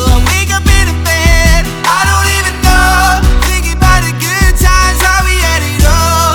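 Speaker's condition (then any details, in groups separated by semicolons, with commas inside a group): No condition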